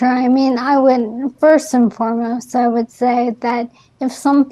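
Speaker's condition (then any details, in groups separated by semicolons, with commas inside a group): ALS; diagnosed before age 30, atypical for young female; recently diagnosed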